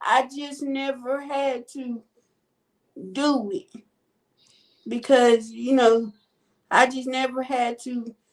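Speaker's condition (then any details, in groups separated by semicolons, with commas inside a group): Cerebral palsy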